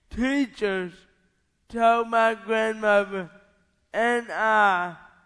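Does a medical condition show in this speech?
Yes: cerebral palsy; onset about 30 to 40 days after birth.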